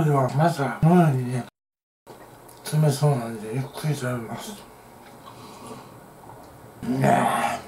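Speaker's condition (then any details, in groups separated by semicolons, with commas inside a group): Tongue cancer, partial glossectomy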